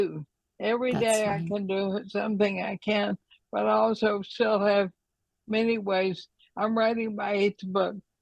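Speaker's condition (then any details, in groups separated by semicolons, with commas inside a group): ALS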